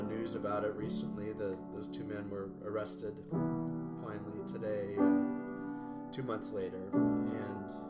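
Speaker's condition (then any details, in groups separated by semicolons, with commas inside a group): No condition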